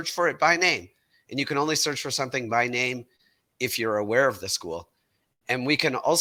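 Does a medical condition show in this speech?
No.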